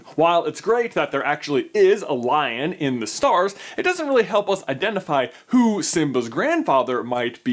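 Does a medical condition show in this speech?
No.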